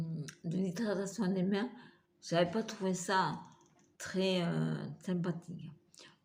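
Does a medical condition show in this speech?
Yes: multiple sclerosis.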